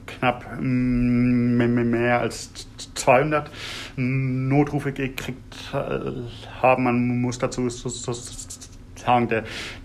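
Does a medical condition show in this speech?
Yes: stuttering, severe; fairly strong stuttering symptoms by own account; audible blocks and repetitions during recording; sudden blocks, word and part-word repetitions, phrase repetitions, filler sounds; here repeated sounds, repeated words, prolonged sounds.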